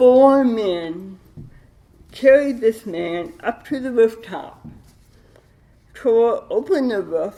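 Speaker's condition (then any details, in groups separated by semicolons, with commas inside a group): Cerebral palsy with dystonia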